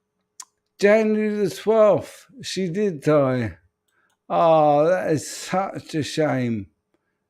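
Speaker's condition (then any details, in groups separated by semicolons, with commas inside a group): ALS; speech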